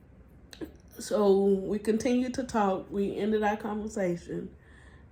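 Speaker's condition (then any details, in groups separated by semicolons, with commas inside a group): Cerebral palsy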